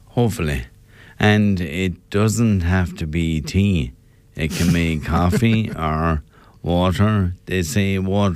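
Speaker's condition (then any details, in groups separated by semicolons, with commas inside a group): Motor neurone disease; very slowly progressing semi-benign variant, normal life expectancy, diagnosed by professor Orla Hardiman at Beaumont; symptoms over five years, diagnosed last year, semi-stable, unsteady on feet, less progressed than others; slurred voice, sounds drunk, voice change followed balance problems, deliberate pauses while speaking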